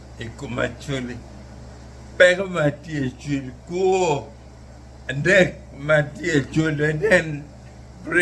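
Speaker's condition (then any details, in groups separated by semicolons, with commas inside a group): Neurological disease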